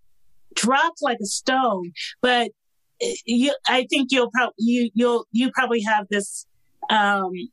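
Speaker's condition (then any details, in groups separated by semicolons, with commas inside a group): Stuttering; frequent stuttering, nervous in public speaking, pre-recorded a presentation instead of speaking live; stutters a lot, loses train of thought, forgets whole parts of speech when nervous; repeated sounds, repeated words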